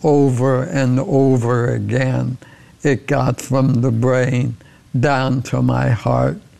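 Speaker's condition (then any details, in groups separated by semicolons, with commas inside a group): ALS; progressive neurodegenerative disease causing loss of muscle control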